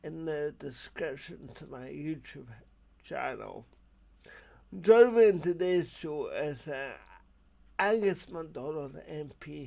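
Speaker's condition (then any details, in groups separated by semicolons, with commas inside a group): Cerebral palsy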